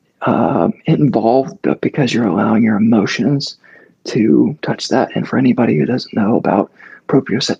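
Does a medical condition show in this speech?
Yes: mixed spasmodic dysphonia; mixed abductor and adductor type, adult onset, cause unknown, multiple sclerosis ruled out by MRI; several years since onset, speech therapy with Shirley Gerson, Linklater technique, limited benefit, still blocks; strained, cracking, stuck in back of throat, whispery breaks, once lost voice completely.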